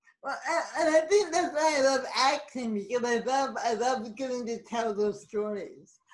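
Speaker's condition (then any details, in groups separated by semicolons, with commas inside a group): Cerebral palsy; speech can sound drunk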